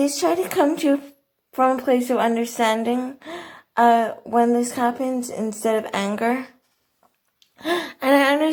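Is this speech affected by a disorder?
Yes: cerebral palsy, athetoid.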